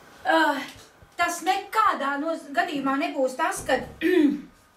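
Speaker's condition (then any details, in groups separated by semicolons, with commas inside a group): No condition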